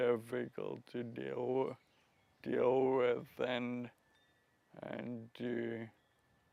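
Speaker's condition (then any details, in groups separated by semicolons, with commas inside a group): Friedreich's ataxia; spasticity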